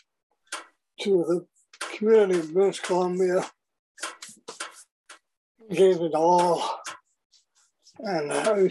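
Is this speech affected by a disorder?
Yes: Parkinson's disease; young onset, diagnosed at 37 after about 5 years of noticed symptoms; about 25 years since diagnosis, tasks take two to three times longer, awaiting deep brain stimulation surgery.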